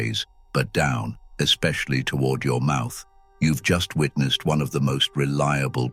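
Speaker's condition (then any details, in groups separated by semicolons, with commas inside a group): No condition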